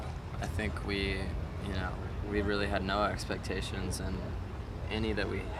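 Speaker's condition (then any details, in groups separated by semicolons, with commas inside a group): No condition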